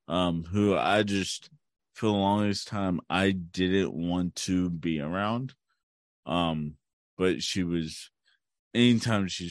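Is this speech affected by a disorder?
Yes: cerebral palsy; since birth, umbilical cord around neck three times, breathing difficulty in womb, tight muscles, gait, swimming and cycling learned in high school; speech reveals disability, speaks more slowly than others, articulate.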